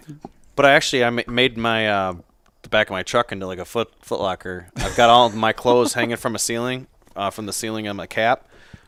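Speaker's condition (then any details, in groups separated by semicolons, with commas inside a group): No condition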